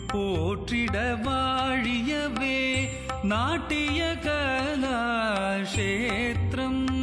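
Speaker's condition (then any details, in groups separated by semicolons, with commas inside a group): No condition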